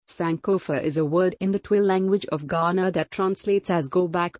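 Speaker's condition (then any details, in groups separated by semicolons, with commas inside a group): No condition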